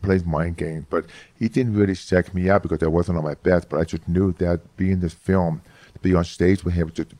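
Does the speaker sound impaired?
Yes: hearing loss; about 75% hearing loss from close to birth; left ear surgery about 5 years ago, no hearing aid in left ear now, hears much better; severe speech impediment since childhood, very monotone speech, studied phonetics for inflection, improved over years, new york accent.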